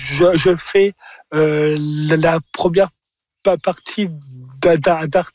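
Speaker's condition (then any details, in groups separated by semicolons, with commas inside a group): Stuttering; described as a speech disorder rather than a handicap; voice left deliberately unedited in recording; stumbles over words while speaking; repeated sounds, repeated words, prolonged sounds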